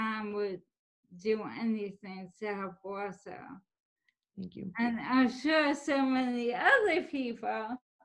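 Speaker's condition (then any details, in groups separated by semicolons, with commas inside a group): ALS; speech may be hard to understand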